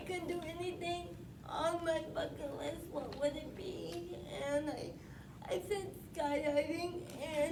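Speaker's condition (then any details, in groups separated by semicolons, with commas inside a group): Spastic quadriplegic cerebral palsy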